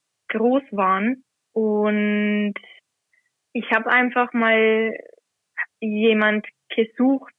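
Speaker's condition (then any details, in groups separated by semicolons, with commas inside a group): Stuttering; covert stuttering, first consciously noticed around age 10, hidden until age 21; no longer hiding stuttering, regularly reads Gospel and Epistle aloud in church as lector; reading aloud not stutter-free, anticipates hard words, formerly hid stutter with filler words and word swapping; prolonged sounds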